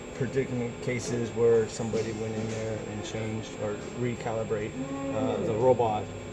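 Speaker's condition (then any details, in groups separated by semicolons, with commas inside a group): No condition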